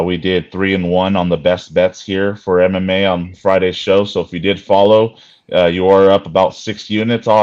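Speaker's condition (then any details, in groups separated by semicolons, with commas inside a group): No condition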